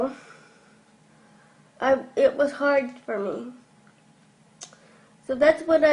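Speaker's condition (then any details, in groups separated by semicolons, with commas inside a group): Cerebral palsy; from birth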